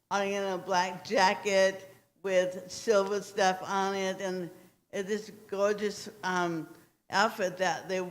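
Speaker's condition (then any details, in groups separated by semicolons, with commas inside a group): Cerebral palsy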